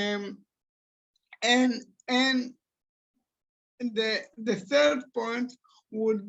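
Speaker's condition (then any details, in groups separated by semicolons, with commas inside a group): Cerebral palsy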